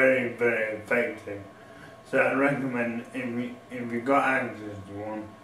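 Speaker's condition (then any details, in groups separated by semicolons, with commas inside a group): MND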